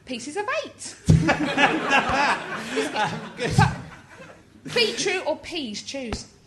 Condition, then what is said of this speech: Tourette syndrome. But they began to intensify in my early twenties and have a much bigger impact on my life.